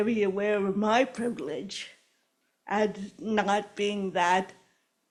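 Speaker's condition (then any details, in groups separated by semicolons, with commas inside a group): Cerebral palsy; since birth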